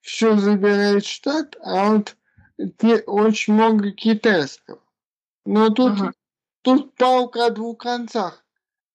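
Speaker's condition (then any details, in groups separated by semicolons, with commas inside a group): Cerebral palsy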